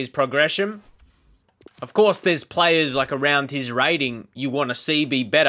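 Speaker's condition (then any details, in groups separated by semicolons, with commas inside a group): No condition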